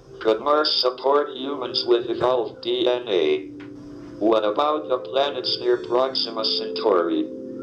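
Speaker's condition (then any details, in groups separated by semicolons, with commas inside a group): ALS, speech-generating device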